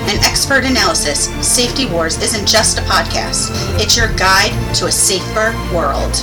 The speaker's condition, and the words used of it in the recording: None; typical speech.